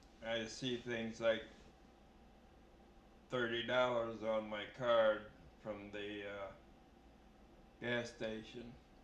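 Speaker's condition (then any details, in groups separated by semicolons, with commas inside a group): Brain injury; beating, permanent dizziness, irreversible deterioration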